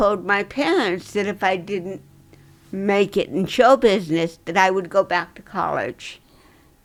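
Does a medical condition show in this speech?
Yes: cerebral palsy.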